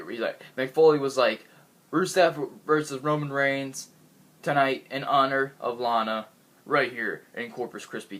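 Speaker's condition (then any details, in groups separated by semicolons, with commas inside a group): No condition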